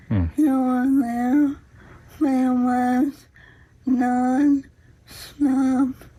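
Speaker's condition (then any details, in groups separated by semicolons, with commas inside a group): ALS; onset in legs, noticed while running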